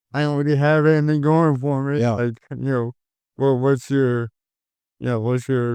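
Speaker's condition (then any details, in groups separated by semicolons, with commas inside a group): Cerebral palsy; caused by stroke at birth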